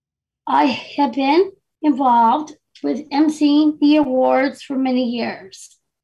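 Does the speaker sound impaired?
Yes: Down syndrome; delivering live talk with slides; voice donated to Google project understood to train Google personal assistants to recognize diverse speakers.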